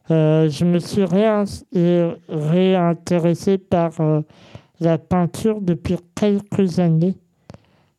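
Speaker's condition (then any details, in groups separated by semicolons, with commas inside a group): Congenital muscular dystrophy; present from birth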